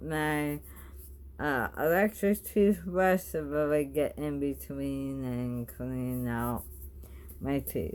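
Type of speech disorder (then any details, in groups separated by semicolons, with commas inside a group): Bulbar dysarthria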